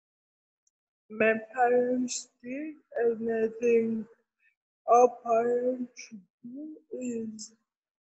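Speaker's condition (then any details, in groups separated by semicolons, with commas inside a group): Cerebral palsy; medical negligence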